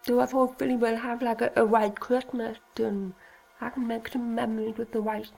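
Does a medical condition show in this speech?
Yes: deafness (Usher syndrome), Usher syndrome, profound deafness from birth; born profoundly deaf, eyesight threatened, hearing aids from age two, cochlear implants at forty; over a year since cochlear implants activated, implants working, still learning everyday sounds.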